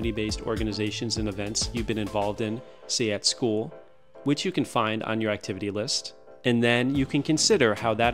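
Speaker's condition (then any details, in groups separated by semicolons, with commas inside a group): No condition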